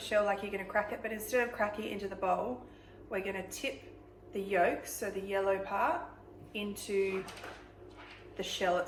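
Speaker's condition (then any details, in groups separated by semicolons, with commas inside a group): No condition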